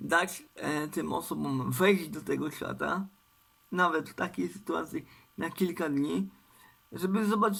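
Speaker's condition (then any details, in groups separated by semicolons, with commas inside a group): Cerebral palsy; uses wheelchair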